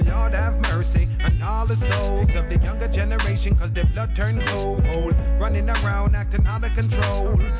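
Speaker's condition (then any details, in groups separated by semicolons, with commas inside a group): No condition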